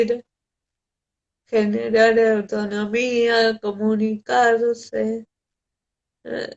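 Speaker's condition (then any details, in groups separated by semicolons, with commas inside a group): Cerebral palsy; respiratory arrest at birth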